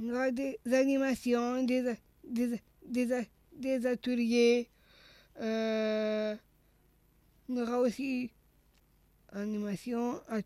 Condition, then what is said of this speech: Down syndrome. Ça arrive qu'on a des problèmes de déglutition et des problèmes de lenteur.